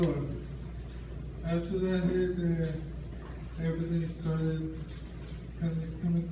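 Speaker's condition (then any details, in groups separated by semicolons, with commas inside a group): Speech difficulty after accident; caused by accident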